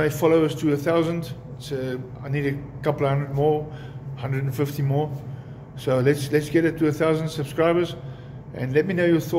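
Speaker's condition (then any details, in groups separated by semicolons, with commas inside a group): No condition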